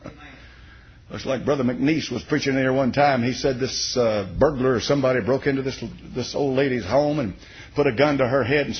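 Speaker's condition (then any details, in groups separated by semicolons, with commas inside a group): No condition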